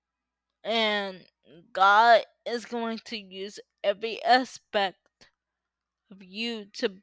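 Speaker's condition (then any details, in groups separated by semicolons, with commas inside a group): Cerebral palsy; uses power wheelchair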